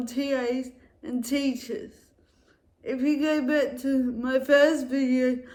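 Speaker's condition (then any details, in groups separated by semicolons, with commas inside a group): Cerebral palsy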